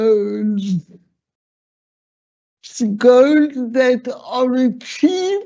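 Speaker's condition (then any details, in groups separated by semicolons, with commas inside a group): Slurred speech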